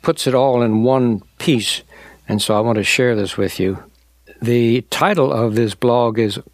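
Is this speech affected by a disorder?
No.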